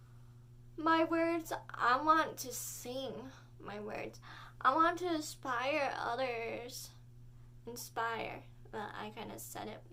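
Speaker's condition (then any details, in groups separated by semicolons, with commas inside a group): Cerebral palsy; spastic type, prenatal stroke, whole body, right side weakest; dystonia mostly arm and hand after surgery, botox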